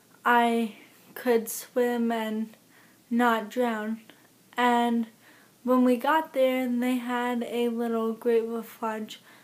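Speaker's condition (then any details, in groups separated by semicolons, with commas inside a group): Cerebral palsy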